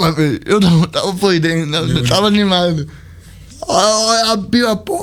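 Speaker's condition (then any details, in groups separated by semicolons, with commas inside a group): Cerebral palsy; speech not normal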